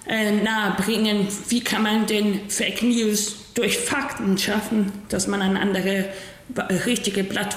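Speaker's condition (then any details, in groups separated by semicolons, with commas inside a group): Deaf from birth, cochlear implant, congenital; cochlear implant since age six, uses spoken German and sign language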